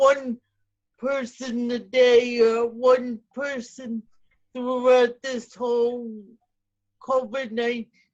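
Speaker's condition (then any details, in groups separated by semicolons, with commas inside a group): Cerebral palsy; stress affects whole body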